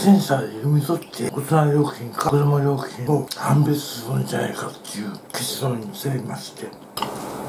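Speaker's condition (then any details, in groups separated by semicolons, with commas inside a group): Tongue cancer surgery; tongue cancer twice, half tongue removed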